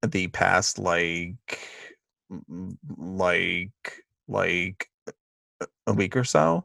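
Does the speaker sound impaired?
Yes: stuttering; long-standing stutter, present for many years; obviously talks differently; here repeated words, prolonged sounds.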